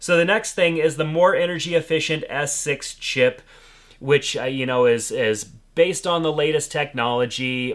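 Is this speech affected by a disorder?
No.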